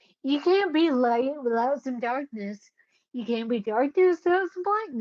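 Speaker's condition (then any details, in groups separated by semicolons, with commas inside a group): Cerebellar ataxia; caused by brain bleed, unsteady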